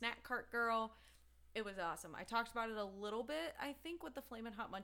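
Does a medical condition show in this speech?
No.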